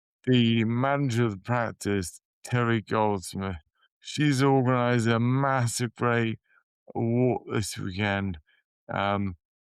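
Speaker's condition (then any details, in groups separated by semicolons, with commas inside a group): Motor neurone disease; slurred speech, dysarthria, increasing difficulty forming words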